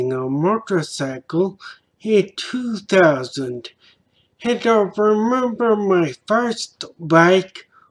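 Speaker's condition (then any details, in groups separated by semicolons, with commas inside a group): Traumatic brain injury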